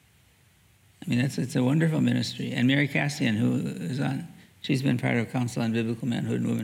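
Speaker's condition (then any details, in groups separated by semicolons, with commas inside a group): Parkinson's disease; about 6 years since onset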